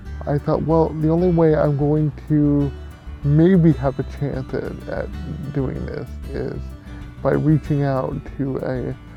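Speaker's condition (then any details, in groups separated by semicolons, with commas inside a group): Cerebral palsy; from birth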